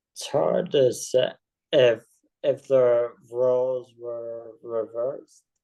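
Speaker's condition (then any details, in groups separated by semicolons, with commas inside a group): ALS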